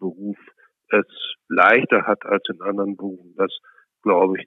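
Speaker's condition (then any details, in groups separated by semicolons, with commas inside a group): No condition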